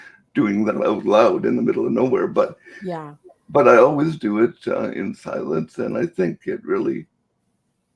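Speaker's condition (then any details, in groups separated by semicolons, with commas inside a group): Cerebral palsy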